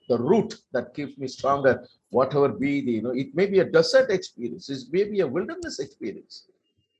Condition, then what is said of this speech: None; typical speech.